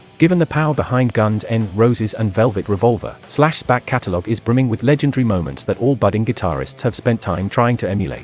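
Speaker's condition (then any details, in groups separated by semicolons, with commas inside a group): No condition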